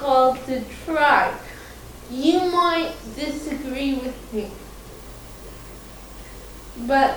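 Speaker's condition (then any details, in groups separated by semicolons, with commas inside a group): Cerebral palsy, mild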